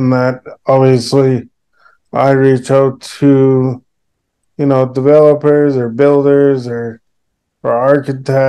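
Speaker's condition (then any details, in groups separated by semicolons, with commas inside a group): Cerebral palsy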